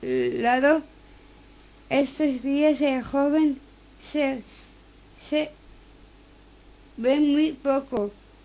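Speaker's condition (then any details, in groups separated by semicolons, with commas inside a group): Down syndrome; member of Fundación Síndrome de Down de Madrid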